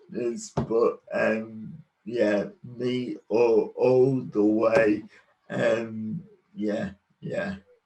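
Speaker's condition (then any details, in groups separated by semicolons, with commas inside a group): Cerebral palsy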